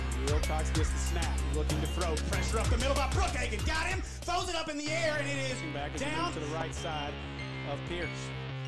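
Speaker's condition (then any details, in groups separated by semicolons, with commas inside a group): No condition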